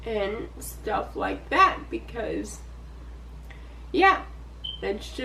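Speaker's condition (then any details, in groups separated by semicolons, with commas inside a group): Cerebral palsy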